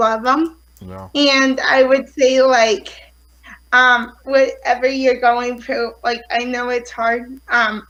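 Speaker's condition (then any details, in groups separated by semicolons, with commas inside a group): Cerebral palsy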